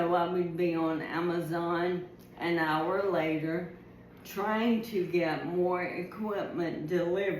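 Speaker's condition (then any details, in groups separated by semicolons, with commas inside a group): ALS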